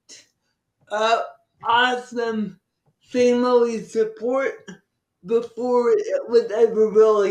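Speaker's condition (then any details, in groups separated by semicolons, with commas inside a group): Cerebral palsy; from birth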